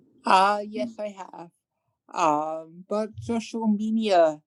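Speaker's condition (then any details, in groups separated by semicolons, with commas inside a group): Cerebral palsy; from birth, hearing loss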